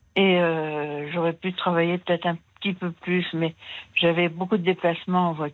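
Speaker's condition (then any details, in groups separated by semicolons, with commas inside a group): Parkinson's disease; onset age 53 with fine thumb-index tremor, deep brain stimulation electrodes, rechargeable stimulator box above chest; some difficulty speaking, host offers help and explains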